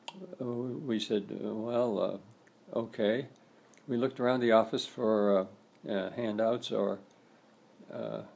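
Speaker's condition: Parkinson's disease; about 10-11 years since diagnosis

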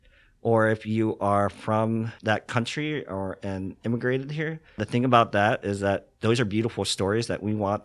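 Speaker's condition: Cleft lip and palate; congenital

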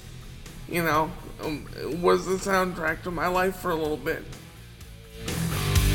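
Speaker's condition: Cerebral palsy; wheelchair user

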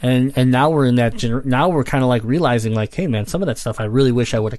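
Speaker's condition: Cleft palate; congenital

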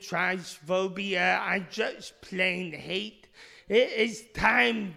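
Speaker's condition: Speech impediment; initially misdiagnosed

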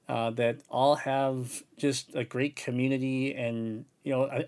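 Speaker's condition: Cleft palate; congenital cleft palate

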